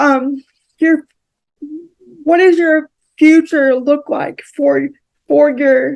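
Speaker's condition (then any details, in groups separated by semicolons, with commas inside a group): Cerebral palsy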